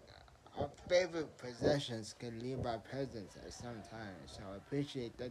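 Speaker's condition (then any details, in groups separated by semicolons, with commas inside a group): Traumatic brain injury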